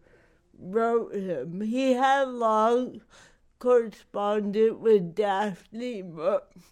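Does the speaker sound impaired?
Yes: cerebral palsy; not degenerative.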